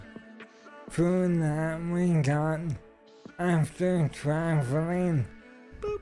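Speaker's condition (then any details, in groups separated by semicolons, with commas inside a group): ALS; stem cell treatment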